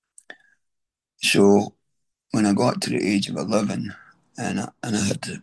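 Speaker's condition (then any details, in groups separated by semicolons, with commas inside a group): Throat cancer treatment effects, stage 4 throat cancer; throat pain after chemo, radiotherapy and tracheostomy, managed with doctor's medication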